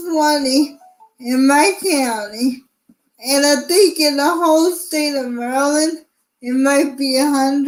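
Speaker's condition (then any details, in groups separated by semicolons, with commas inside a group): Cerebral palsy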